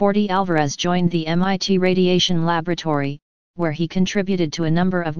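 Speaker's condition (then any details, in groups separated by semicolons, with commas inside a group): No condition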